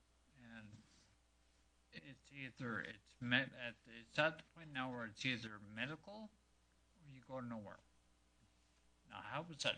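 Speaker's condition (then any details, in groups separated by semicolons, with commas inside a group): Multiple sclerosis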